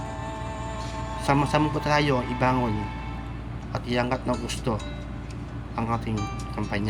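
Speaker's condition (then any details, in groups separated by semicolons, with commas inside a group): No condition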